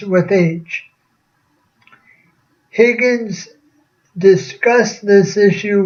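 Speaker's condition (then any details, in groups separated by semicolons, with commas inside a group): Cerebral palsy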